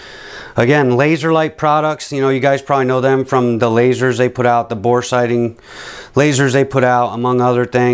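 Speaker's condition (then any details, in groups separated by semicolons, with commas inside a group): No condition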